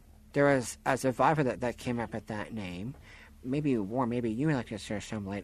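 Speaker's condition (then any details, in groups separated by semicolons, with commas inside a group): Down syndrome; disability since childhood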